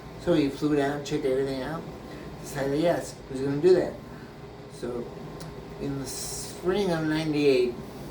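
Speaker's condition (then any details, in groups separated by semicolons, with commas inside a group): Brain injury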